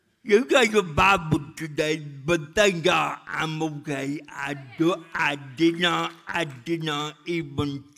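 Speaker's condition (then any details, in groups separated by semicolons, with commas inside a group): Cerebral palsy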